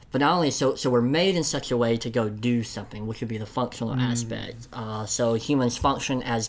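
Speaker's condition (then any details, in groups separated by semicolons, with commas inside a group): Cleft lip and palate; congenital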